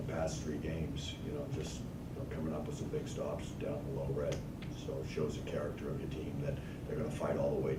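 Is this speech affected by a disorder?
No.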